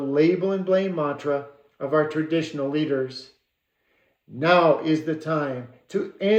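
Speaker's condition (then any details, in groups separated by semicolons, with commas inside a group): No condition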